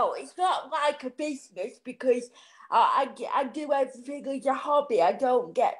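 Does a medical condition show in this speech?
Yes: cerebral palsy.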